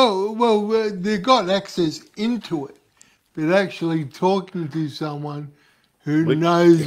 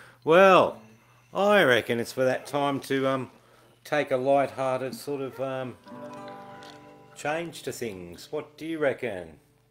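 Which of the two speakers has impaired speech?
The first: cerebral palsy.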